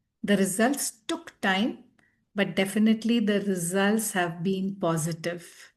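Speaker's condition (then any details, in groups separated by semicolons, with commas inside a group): No condition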